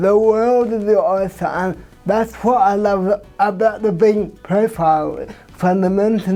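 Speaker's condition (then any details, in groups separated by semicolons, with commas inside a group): Cerebral palsy; from birth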